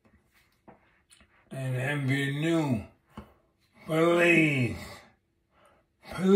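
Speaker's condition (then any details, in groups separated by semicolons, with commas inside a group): Multiple sclerosis; voice affected, exercised by talking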